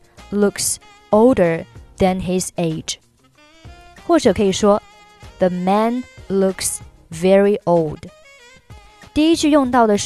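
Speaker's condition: No condition

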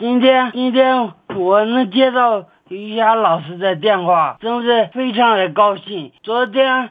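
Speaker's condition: Cerebellar atrophy; speech sounds somewhat different from ordinary people

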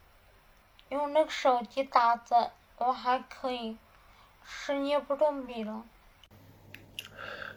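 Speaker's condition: Cerebellar atrophy, hereditary; mother

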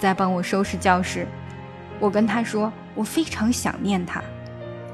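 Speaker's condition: No condition

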